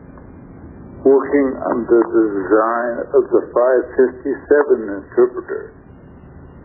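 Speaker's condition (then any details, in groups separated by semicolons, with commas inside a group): Stroke affecting throat muscles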